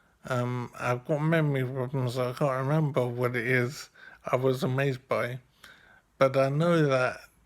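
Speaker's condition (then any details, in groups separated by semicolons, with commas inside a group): Brain injury; severe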